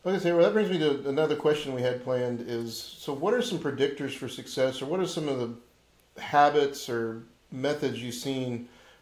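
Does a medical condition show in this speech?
No.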